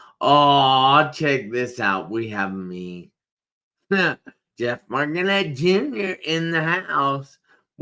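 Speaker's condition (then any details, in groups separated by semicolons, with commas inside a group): Traumatic brain injury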